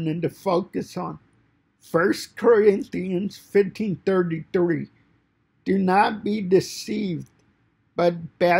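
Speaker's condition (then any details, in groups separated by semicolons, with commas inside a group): Cerebral palsy; fine motor impairment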